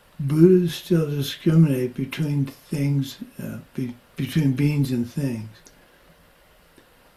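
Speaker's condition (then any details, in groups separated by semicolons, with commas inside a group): Parkinson's; progressing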